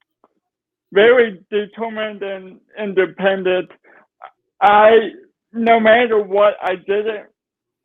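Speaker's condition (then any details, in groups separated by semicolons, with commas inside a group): Cerebral palsy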